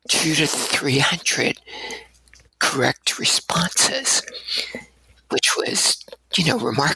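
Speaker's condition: Abductor spasmodic dysphonia; cords open involuntarily

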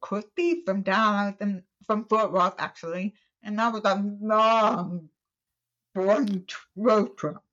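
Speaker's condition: Deaf, cochlear implant user; uses cochlear implant

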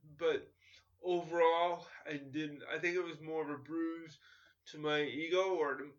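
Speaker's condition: Cerebral palsy; coordination issues, uses crutches

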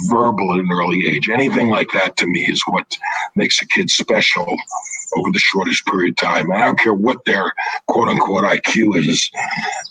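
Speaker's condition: Throat cancer, vocal cords removed; now partial voice

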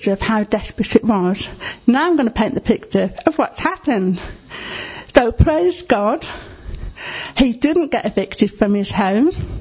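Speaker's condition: Deafness; relies on lip reading, needs to see speaker's face

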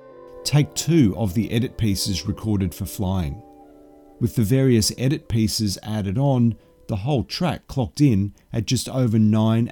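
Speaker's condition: No condition

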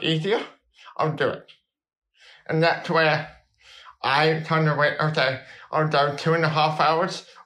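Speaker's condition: Cerebral palsy

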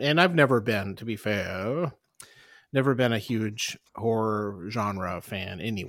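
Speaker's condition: No condition

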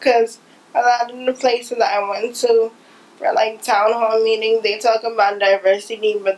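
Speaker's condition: Cerebral palsy

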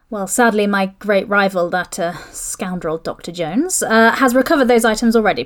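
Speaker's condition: No condition

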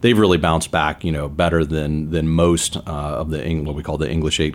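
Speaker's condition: No condition

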